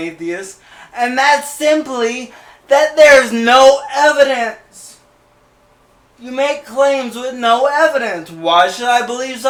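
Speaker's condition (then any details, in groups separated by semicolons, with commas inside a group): Cerebral palsy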